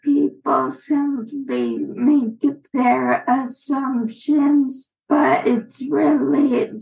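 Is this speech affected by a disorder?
Yes: aphasia; brain AVM rupture with bleed after junior year of college, AVM removed in life-saving surgery; 3 years out, still improving, had daily 9-to-5 physical, occupational, speech therapy, hours reduced; talks poorly, intellect intact.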